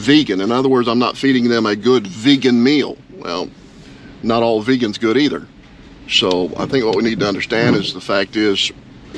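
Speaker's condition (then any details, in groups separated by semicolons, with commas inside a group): No condition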